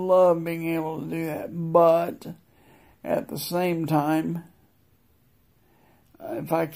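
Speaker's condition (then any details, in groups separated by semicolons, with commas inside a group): Multiple sclerosis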